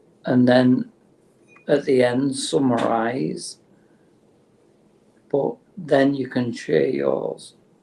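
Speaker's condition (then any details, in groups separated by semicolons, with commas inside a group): Motor neurone disease; terminal, no cure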